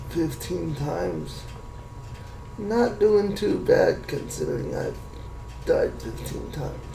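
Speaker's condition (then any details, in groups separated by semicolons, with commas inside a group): Cerebral palsy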